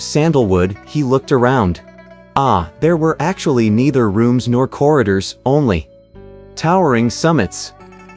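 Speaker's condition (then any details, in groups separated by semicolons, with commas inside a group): No condition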